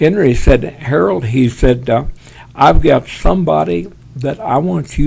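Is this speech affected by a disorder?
Yes: Parkinson's; tremors as early symptom.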